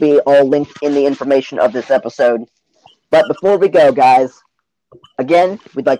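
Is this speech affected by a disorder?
No.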